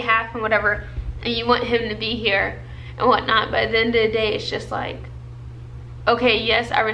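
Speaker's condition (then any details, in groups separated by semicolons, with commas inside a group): No condition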